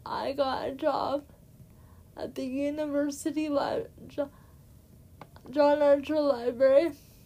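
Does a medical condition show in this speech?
Yes: cerebral palsy; trouble getting words out, speaking only two words at a time.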